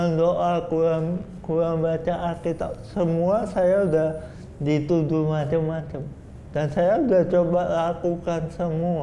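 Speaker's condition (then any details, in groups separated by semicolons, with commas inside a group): Cerebral palsy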